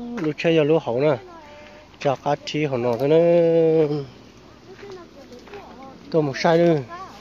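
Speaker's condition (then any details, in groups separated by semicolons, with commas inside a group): No condition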